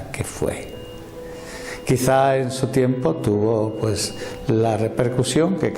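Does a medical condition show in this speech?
No.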